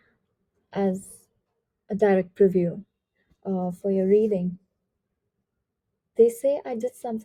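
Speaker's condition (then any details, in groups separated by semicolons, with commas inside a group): No condition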